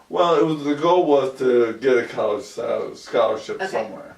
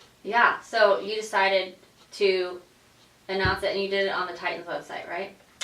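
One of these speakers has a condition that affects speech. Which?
The first: ALS; about 2 years since onset.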